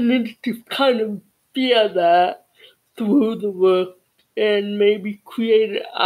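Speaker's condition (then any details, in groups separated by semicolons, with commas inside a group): Cerebral palsy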